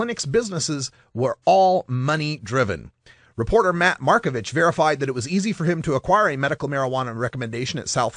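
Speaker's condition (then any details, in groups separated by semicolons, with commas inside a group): No condition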